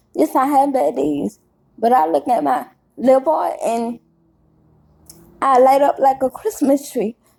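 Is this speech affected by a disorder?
Yes: cerebral palsy; caused by birth stroke.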